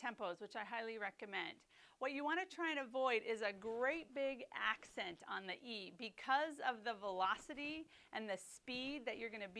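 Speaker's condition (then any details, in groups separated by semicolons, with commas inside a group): No condition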